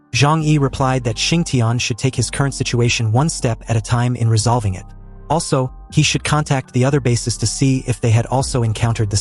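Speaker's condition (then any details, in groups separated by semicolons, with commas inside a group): No condition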